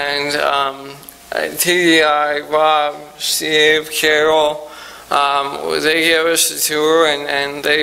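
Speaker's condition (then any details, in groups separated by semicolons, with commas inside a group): ALS; recently diagnosed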